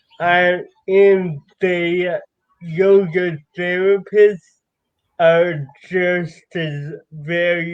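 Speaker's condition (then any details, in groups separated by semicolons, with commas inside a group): Cerebral palsy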